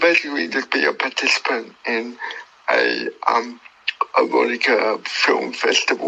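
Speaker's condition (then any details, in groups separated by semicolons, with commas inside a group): Cerebral palsy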